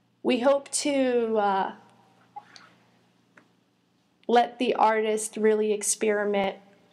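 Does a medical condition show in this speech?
No.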